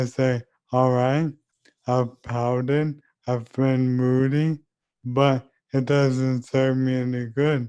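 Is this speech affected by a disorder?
Yes: ALS; leg onset, affects walking, arms, hands, speech; diagnosed at 29, about two years since diagnosis; voice currently clear, considering voice banking.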